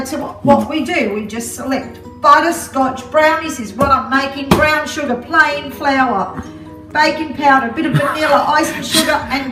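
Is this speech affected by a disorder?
No.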